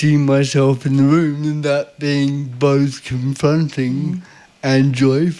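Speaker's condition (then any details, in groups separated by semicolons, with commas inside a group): Cerebral palsy; visible disability, walks with pelvis leaning and upper body leaning slightly back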